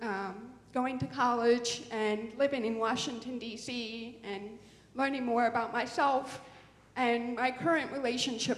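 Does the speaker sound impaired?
Yes: deafness; born deaf, profound hearing loss, some cochlear hair cells left but insufficient, cochlear implant chosen by doctor father.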